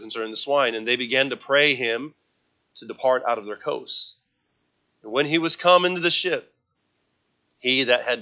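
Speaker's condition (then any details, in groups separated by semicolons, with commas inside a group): No condition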